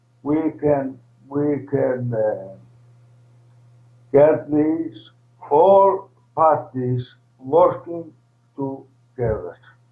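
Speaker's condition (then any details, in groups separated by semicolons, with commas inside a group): ALS, primary lateral sclerosis, PLS; primary lateral sclerosis, least progressive form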